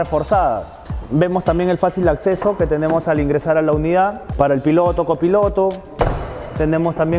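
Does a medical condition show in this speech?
No.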